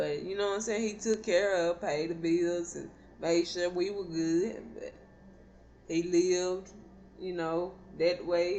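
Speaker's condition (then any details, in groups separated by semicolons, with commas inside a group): Cerebral palsy; not paralyzed, can stand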